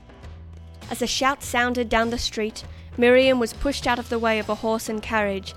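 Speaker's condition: No condition

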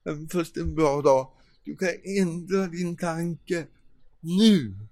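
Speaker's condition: Cerebral palsy; lives in Thailand because Sweden too cold

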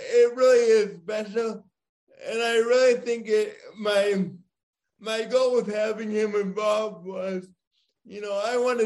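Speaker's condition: Cerebral palsy; diagnosed as firstborn child

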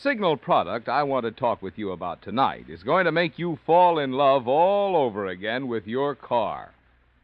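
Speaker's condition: No condition

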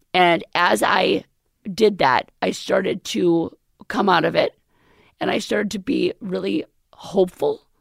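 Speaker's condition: Vocal cord paralysis; permanent left vocal cord paralysis after near-fatal pneumonia, intubation, tracheostomy, feeding tube, over 2 years ago; current voice temporary after recent surgery, swallowing still hard

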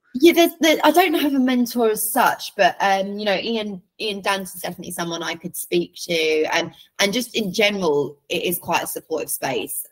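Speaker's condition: No condition

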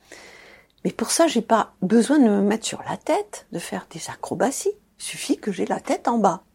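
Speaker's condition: No condition

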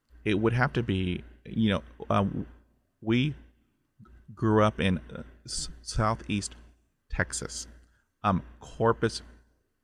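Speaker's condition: Stuttering; stutter since childhood, 20 years speech therapy first on fluency, hypnosis, military hypnotherapist on mental health; blocks

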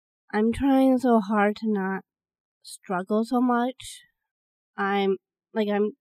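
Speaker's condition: Down syndrome; also hard time breathing

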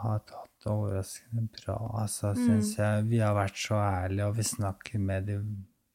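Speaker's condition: ALS; no use of arms or legs, sudden leg spasms, relies on assistants for daily care; uses breathing help, good and bad days, clenching and teeth grinding on bad days

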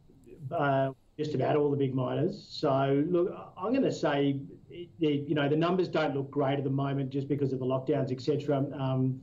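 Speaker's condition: No condition

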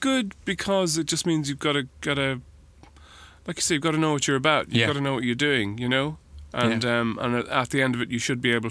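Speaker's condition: No condition

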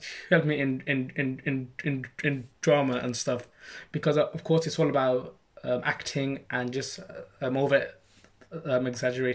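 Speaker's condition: Stammer; stammer since childhood, mocked and imitated by other kids from primary school; age 26, saying own name takes a long time; struggles saying own name, stammers less with put-on Birmingham accent or exaggerated speech; repeated words

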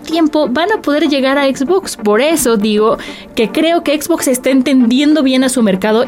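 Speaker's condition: No condition

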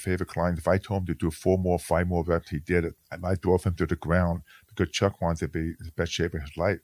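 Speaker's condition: Hearing loss; severe speech impediment as a child

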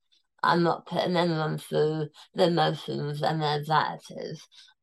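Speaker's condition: Tongue cancer, near-total glossectomy; stage 4 tongue cancer, near-total tongue removal, 5 millimeters left, temporary tracheostomy, immunotherapy around surgery; cancer free, eats liquid and pureed foods

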